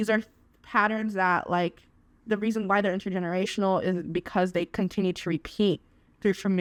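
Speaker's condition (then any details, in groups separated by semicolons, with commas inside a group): No condition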